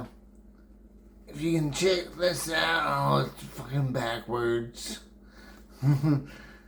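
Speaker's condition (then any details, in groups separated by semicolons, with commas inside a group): Brain injury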